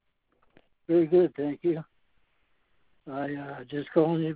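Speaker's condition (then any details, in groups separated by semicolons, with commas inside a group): Parkinson's disease; hard for listener to understand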